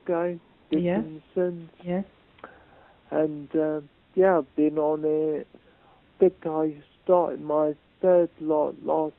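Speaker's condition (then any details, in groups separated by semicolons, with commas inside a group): Multiple sclerosis; relapsing course, intention tremor; voice much more restricted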